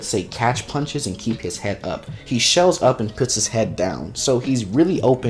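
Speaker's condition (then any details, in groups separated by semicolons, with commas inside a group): No condition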